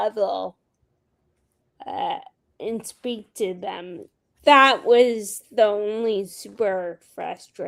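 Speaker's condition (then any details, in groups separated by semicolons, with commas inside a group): Friedreich's ataxia; handwriting and speech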